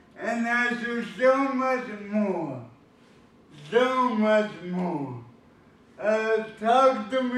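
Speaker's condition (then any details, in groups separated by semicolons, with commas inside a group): Cerebral palsy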